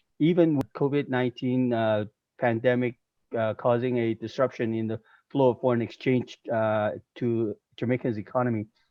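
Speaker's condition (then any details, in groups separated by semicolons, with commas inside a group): No condition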